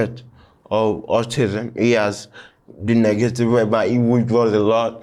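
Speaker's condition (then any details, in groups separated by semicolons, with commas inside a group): Cerebral palsy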